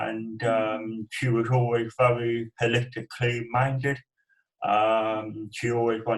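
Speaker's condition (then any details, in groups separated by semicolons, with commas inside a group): Cerebral palsy; from birth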